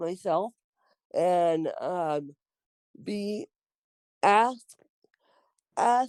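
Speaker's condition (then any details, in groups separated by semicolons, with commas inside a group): Cerebral palsy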